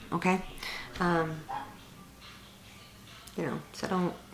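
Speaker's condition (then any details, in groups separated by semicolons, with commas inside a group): No condition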